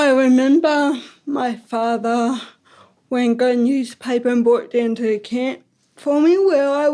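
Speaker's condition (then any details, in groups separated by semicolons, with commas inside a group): Ataxic cerebral palsy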